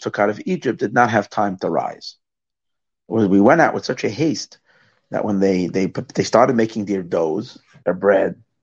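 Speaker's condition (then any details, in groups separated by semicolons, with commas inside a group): No condition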